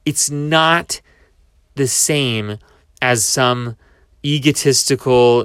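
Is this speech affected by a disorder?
No.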